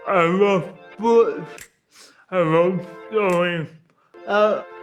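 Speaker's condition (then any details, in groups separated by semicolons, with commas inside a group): Cerebral palsy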